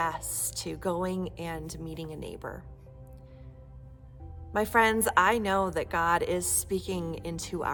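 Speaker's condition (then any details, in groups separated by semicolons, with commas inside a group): No condition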